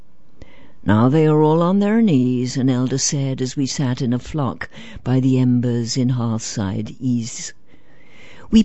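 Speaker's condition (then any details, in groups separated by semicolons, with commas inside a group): No condition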